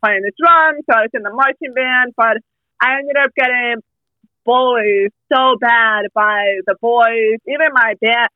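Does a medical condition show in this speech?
Yes: hearing loss, speech impediment, mild; hearing impairment since birth, relies on lip reading, not deaf, needs clear masks and subtitles; little bit of a speech impediment, speaks better than in childhood; voice sounds different, had intensive speech therapy.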